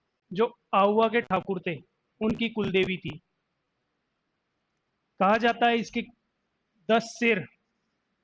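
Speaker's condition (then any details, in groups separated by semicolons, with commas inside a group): No condition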